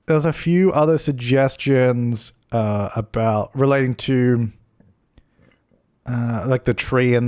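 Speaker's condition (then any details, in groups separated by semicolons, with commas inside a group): No condition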